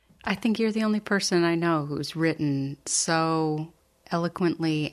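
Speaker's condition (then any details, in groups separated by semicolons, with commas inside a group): No condition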